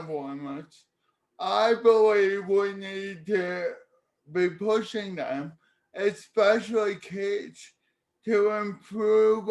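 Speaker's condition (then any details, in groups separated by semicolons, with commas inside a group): Cerebral palsy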